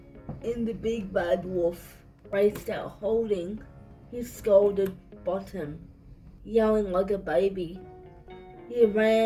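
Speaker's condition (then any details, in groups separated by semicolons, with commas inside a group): Cerebral palsy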